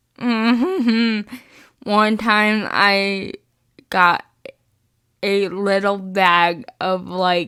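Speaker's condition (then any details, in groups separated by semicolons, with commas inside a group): Spastic cerebral palsy, mixed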